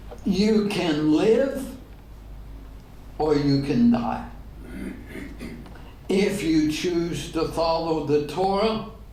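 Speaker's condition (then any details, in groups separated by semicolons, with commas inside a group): ALS; degenerative; diagnosed ten years ago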